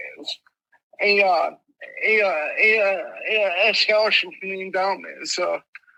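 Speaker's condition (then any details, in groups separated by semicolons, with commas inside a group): Mild cerebral palsy; speech impediment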